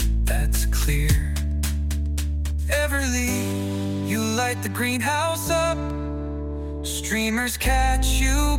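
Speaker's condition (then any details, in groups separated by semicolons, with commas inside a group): No condition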